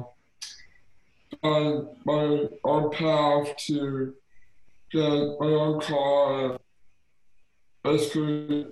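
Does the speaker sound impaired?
Yes: Down syndrome.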